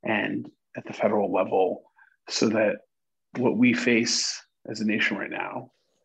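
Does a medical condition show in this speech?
No.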